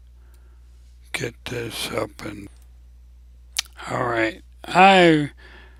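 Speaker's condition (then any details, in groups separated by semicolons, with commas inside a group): ALS; abnormally slow voice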